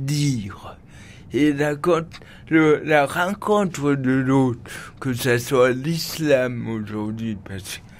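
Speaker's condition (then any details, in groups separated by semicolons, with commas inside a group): Cerebral palsy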